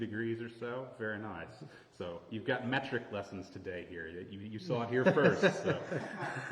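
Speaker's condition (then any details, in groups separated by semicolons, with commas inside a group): No condition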